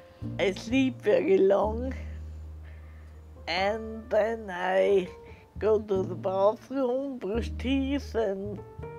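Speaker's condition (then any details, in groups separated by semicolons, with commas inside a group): Multiple sclerosis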